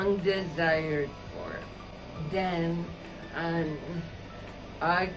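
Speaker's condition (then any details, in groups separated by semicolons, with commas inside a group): ALS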